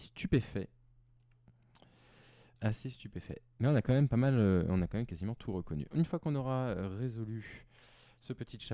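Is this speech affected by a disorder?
No.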